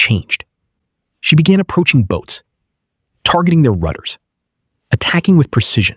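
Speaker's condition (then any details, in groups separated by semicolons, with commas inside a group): No condition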